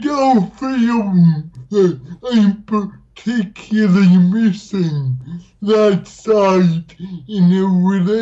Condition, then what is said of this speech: Dysarthria. Actually, doing stand-up has made my dysarthria a lot better.